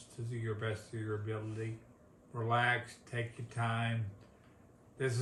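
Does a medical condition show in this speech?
Yes: ALS, severe.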